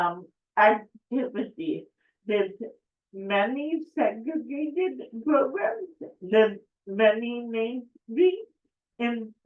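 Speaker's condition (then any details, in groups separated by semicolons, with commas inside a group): Cerebral palsy; affects speech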